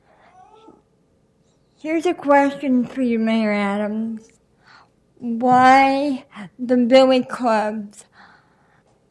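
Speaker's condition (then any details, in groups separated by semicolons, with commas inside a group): Cerebral palsy; slower speech, needs more time to say things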